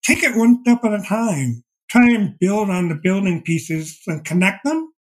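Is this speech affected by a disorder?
Yes: deafblindness; progressive.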